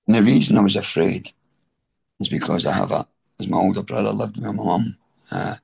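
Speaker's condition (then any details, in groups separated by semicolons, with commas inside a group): Throat cancer treatment effects, stage 4 throat cancer; deep voice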